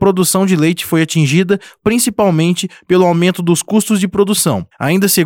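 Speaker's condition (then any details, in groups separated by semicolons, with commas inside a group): No condition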